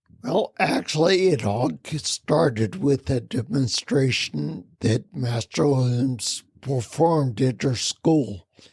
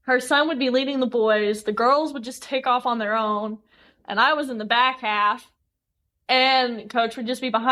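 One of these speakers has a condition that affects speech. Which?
The first: spinocerebellar ataxia; type unknown, possibly not Friedreich's, genetic testing incomplete; speech impediment.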